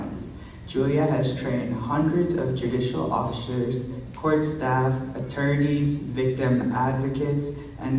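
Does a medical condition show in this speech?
No.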